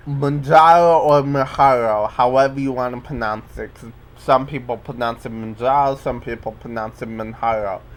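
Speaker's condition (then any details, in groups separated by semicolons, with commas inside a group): Cerebral palsy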